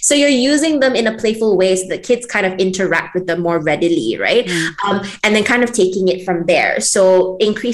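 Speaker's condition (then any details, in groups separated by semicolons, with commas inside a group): No condition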